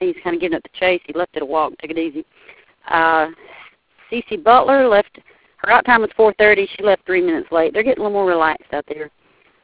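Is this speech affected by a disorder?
No.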